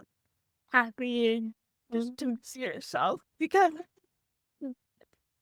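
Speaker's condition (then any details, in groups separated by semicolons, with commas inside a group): Cerebral palsy; from birth; had speech therapy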